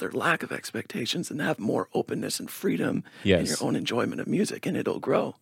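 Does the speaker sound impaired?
Yes: spasmodic dysphonia; onset age 18, worsened over years, linked to singing training, Botox every 6 weeks offered, energy healing; lower voice less consistent, higher pitch more pinched but words get out.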